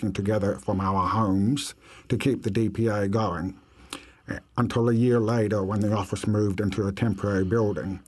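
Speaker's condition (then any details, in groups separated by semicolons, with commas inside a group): Deafness; attended Atlanta Speech School and Druid Hills High School in America until 16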